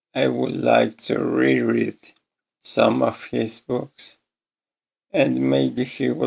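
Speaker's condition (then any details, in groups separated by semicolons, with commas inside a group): ALS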